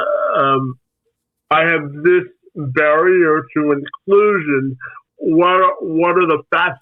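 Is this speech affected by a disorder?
Yes: spastic quadriplegic cerebral palsy.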